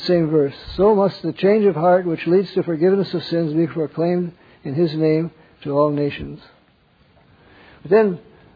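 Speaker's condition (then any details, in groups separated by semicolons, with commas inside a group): Parkinson's; wakes up around 3 am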